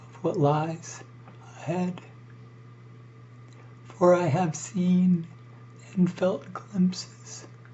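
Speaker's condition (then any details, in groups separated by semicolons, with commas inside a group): ALS; struggles to breathe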